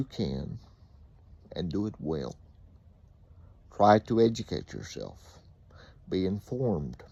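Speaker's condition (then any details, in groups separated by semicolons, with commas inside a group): Cerebral palsy; uses wheelchair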